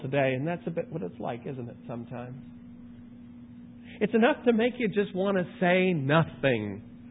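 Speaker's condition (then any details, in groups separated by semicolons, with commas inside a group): No condition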